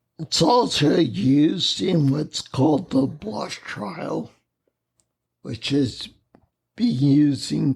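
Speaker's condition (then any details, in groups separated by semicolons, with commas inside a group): Spinocerebellar ataxia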